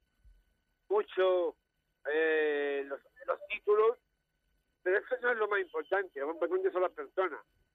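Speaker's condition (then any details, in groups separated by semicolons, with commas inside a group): Down syndrome; genetic, extra chromosome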